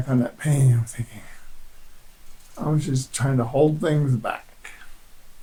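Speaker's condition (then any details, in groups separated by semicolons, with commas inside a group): Parkinson's disease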